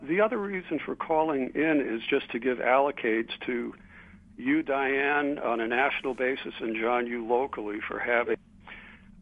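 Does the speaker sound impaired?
No.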